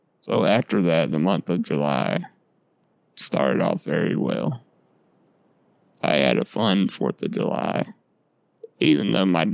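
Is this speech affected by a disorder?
Yes: Duchenne muscular dystrophy; repositioned in bed by mother.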